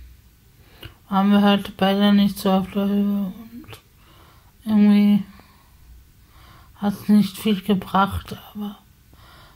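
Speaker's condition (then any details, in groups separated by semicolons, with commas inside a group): Spasticity from birth; multiple sclerosis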